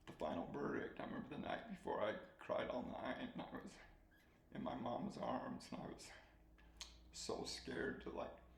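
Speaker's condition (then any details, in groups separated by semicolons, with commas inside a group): ALS; slow-progressing form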